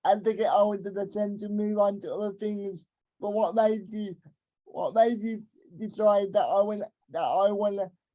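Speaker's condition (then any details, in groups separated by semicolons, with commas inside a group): Cerebral palsy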